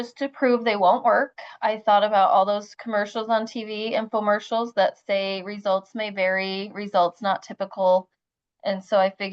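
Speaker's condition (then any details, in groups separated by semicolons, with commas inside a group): No condition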